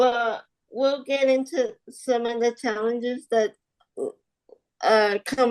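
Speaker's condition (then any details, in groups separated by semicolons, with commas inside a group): Spastic quadriplegic cerebral palsy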